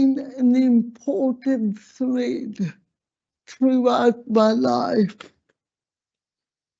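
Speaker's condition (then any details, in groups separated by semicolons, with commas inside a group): Slurred speech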